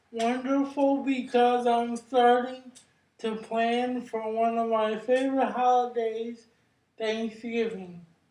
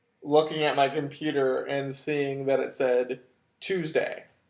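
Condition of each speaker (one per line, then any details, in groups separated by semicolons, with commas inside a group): Cerebral palsy; brain injury
No condition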